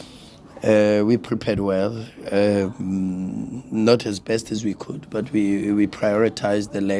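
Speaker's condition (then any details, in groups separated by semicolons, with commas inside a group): No condition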